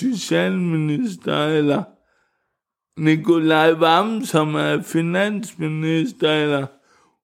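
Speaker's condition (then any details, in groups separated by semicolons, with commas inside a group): Cerebral palsy; wheelchair user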